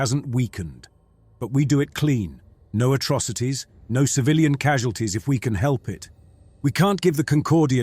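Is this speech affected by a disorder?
No.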